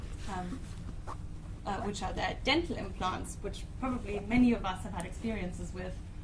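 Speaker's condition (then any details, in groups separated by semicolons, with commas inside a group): No condition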